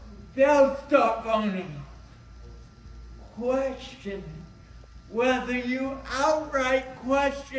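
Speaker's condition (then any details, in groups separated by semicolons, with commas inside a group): Cerebral palsy; since birth, brain damage at birth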